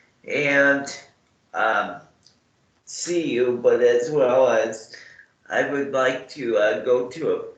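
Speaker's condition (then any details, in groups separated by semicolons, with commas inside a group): Cerebral palsy; morning medication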